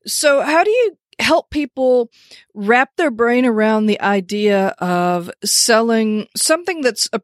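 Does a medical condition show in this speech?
No.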